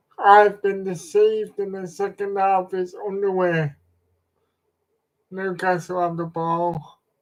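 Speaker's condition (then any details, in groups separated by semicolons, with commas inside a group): Cerebral palsy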